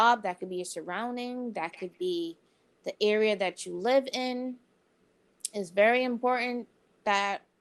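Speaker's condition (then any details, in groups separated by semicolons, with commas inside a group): No condition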